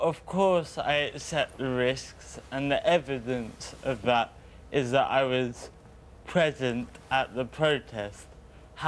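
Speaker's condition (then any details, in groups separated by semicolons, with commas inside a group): Cerebral palsy; uses wheelchair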